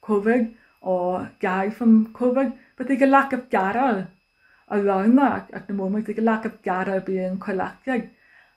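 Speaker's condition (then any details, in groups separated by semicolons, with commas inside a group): Deafness; cannot use telephone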